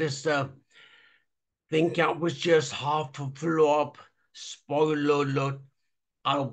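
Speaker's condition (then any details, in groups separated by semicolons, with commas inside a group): Traumatic brain injury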